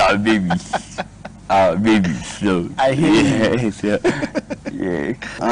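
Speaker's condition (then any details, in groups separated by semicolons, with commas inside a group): Cerebral palsy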